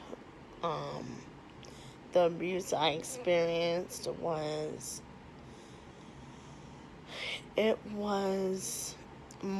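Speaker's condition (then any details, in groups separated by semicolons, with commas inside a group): Cerebral palsy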